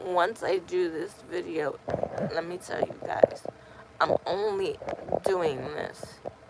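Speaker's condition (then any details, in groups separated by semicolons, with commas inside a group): Cerebral palsy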